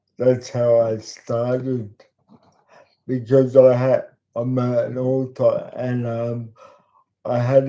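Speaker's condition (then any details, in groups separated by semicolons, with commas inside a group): Cerebral palsy; talks slowly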